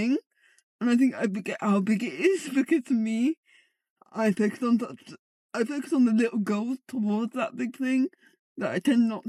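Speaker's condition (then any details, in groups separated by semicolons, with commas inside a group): Cerebral palsy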